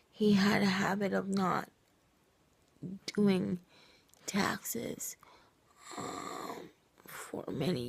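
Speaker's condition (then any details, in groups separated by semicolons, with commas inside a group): Cerebral palsy, triplegia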